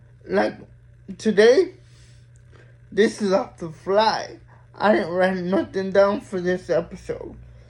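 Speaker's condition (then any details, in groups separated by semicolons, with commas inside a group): Mild cerebral palsy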